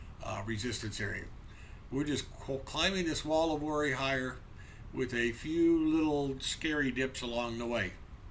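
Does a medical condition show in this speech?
No.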